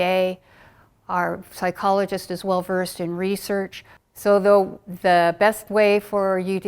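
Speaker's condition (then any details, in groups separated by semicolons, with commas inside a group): No condition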